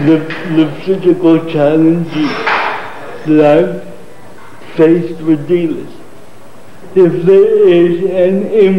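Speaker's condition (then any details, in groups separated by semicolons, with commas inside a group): Cerebral palsy; occurred at birth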